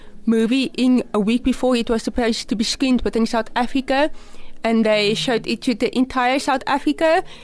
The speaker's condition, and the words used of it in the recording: Deafness. And then I can feel the vibration, and that is how I know I am hearing sound or I am making a sound.